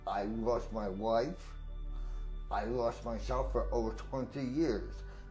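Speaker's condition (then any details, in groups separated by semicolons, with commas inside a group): Voice box damage from tracheostomy; voice box damaged by medic's trach tube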